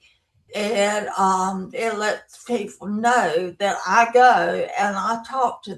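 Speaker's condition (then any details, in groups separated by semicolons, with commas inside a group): Brain injury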